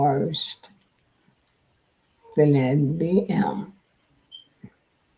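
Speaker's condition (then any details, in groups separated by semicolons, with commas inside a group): Multiple sclerosis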